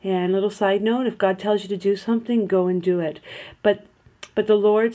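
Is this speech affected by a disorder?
No.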